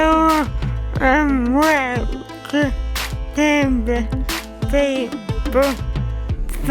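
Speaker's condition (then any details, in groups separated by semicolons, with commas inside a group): Cerebral palsy; from birth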